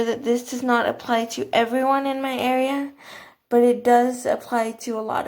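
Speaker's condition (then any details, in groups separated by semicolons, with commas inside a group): Cerebral palsy, athetoid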